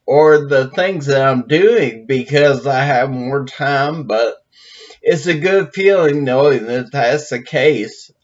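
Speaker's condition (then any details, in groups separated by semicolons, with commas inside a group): Brain injury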